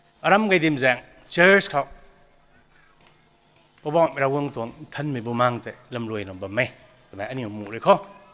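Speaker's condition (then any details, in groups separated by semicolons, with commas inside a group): No condition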